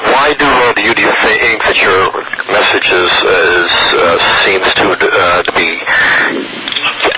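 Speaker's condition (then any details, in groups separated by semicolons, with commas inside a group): Stutter, mild; little stammer, little speech impediment; repeated sounds, repeated words, prolonged sounds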